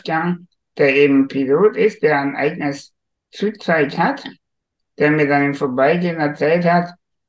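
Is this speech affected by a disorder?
Yes: spinal muscular atrophy; diagnosed at six months, severe restrictions, completely unable to move, electric wheelchair; about 50 years old, ventilated at night in bed and partly by day, moves only mouth and two fingers two millimetres, controls technology by fingers; can only move mouth, as one can hear.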